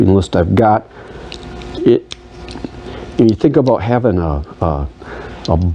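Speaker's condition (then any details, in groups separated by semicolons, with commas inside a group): No condition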